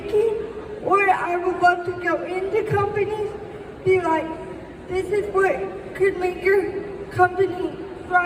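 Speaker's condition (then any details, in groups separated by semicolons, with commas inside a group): Quadriplegic spastic cerebral palsy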